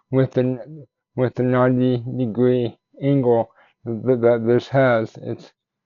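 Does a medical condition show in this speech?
Yes: cerebral palsy; tends to mess up words.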